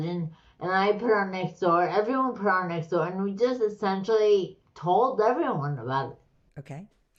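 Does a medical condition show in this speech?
Yes: slurred speech; slurred, stroke-like speech.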